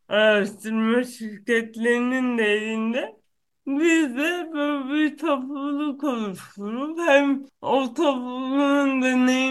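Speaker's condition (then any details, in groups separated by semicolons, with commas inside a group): Cerebral palsy; no known cure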